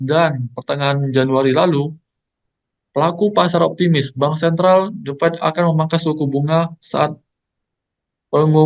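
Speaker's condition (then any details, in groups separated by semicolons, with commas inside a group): No condition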